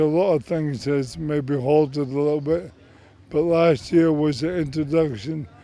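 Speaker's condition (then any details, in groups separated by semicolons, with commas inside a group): MND; terminal, whole body affected, muscle wastage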